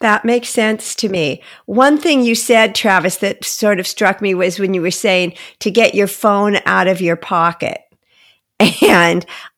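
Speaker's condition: No condition

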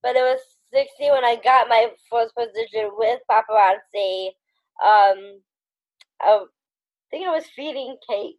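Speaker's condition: Down syndrome

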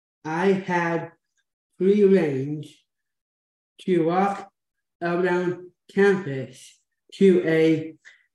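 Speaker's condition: Down syndrome

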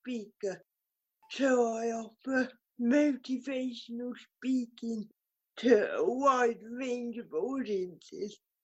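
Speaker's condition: Cerebral palsy; could not jump

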